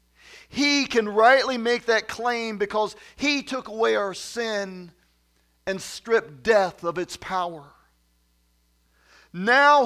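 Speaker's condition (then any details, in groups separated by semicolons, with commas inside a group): No condition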